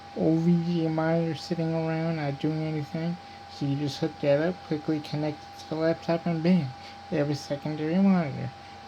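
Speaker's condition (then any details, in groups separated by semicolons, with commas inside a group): Cerebral palsy; diplegia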